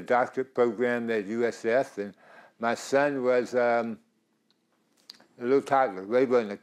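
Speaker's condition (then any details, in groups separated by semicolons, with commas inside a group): Tongue cancer; two types of radiation, later neck cancer, neck surgery; many years since diagnosis, survivor; dry mouth overcome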